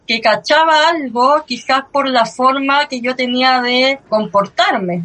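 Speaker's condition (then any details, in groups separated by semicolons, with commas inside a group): Cleft lip and palate; since early childhood, fissure present in kindergarten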